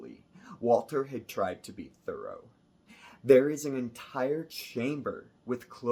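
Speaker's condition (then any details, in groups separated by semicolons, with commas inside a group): No condition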